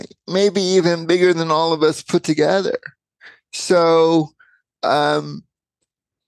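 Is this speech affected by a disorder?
Yes: cerebral palsy.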